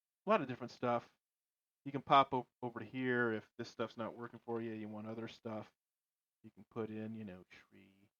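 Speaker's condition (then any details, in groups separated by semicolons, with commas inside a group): No condition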